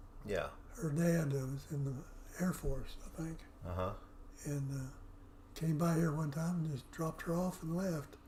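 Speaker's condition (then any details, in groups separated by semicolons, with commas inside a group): Parkinson's; affects voice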